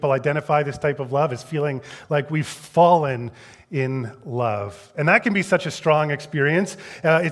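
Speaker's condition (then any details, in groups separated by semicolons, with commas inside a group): No condition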